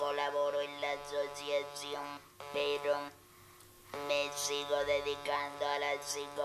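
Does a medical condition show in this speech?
Yes: total laryngectomy; laryngeal cancer.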